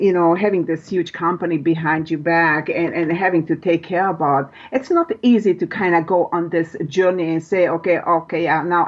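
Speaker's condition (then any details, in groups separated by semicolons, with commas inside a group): No condition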